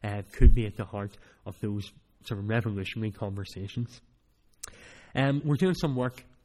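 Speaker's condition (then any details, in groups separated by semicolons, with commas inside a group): Cleft palate; cleft palate since childhood; speech not that clear at times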